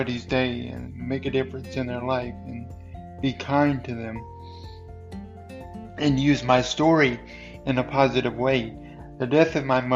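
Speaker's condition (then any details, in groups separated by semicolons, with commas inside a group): Cerebral palsy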